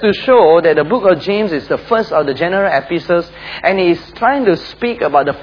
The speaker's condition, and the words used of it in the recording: None; typical speech.